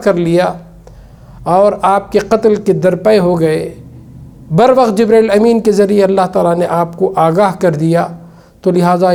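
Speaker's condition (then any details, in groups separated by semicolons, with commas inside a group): No condition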